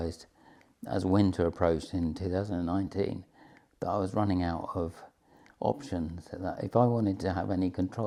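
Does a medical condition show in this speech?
Yes: motor neurone disease; bad breathing.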